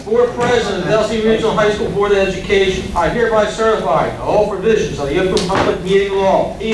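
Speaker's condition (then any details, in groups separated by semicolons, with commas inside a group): No condition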